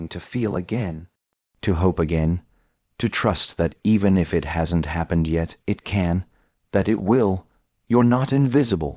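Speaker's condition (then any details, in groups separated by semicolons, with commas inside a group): No condition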